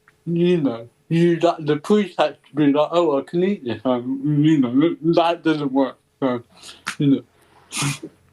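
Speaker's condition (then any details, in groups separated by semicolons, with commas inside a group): Cerebral palsy; ataxic type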